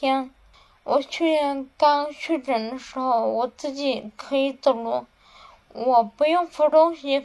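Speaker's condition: Cerebellar atrophy, hereditary; about ten years given

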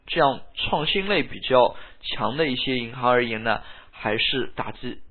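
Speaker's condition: No condition

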